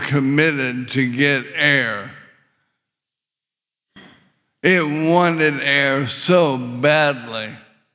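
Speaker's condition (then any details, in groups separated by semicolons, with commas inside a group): ALS; paralysis expected within a year or two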